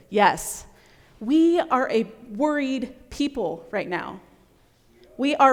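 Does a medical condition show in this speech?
No.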